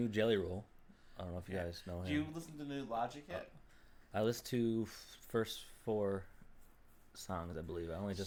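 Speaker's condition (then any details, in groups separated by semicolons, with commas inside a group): No condition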